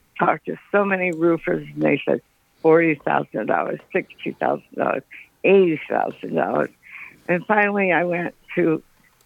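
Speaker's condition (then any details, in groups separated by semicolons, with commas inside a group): Parkinson's; recent onset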